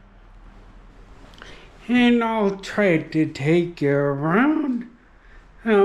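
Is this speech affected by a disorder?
Yes: traumatic brain injury.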